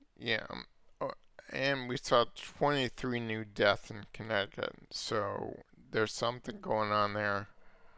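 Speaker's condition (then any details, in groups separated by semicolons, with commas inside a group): Multiple sclerosis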